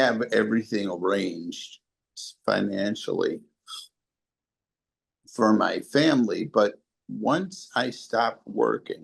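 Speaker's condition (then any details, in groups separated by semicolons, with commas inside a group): ALS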